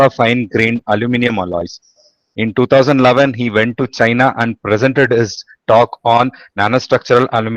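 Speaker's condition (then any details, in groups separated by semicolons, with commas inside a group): No condition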